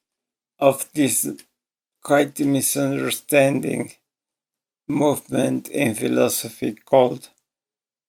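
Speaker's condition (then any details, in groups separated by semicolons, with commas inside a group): ALS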